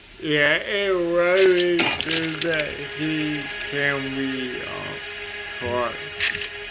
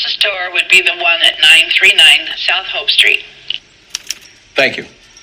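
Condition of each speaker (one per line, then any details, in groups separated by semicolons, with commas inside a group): Cerebral palsy; speech impairment
No condition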